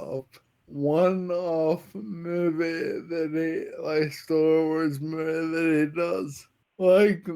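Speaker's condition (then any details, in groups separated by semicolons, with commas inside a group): Friedreich's ataxia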